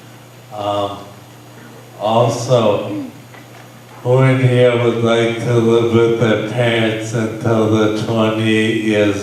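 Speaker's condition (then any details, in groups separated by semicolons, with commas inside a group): Brain injury; heroin overdose, impaired hand use; occupational, physical and speech therapy; breath runs short during sentences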